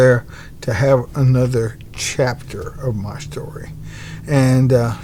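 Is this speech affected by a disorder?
Yes: ALS; bulbar-upper onset, tongue.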